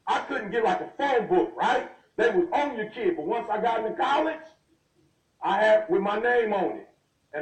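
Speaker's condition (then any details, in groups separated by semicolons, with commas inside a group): No condition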